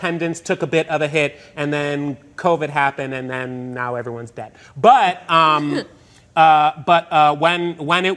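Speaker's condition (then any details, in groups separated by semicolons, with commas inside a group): Stutter; present since before starting stand-up; sound repetitions, sometimes cannot get a word out, switches to other words, slower pace; repeated words, prolonged sounds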